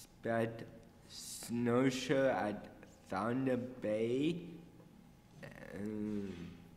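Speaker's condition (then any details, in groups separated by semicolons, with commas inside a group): Cerebral palsy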